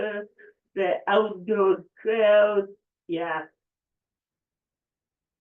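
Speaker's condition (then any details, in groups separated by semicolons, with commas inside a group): Cerebral palsy; affects speech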